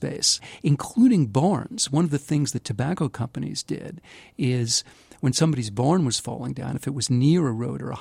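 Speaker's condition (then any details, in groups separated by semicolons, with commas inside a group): No condition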